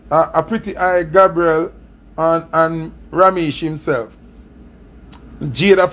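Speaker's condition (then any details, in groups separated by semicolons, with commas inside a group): No condition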